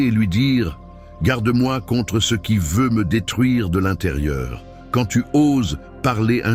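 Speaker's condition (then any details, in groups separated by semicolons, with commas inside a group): No condition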